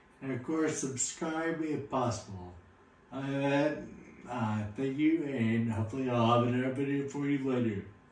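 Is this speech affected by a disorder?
Yes: Friedreich's ataxia.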